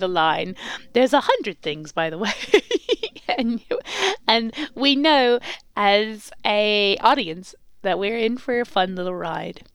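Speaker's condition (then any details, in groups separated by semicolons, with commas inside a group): No condition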